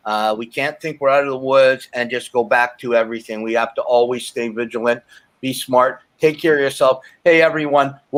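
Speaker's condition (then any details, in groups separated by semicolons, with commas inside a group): No condition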